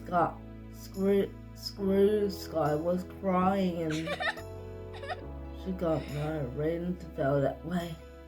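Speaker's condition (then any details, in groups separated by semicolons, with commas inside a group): Cerebral palsy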